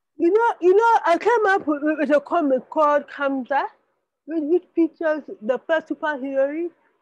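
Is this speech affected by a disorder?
Yes: spastic cerebral palsy.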